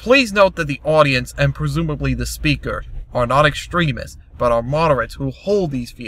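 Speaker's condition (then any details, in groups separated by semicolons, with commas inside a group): No condition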